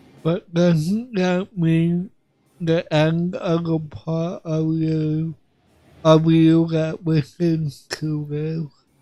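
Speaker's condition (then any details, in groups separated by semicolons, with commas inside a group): Cerebral palsy; affects voice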